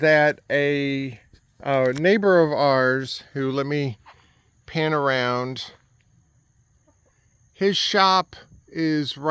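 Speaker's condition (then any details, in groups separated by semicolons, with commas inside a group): No condition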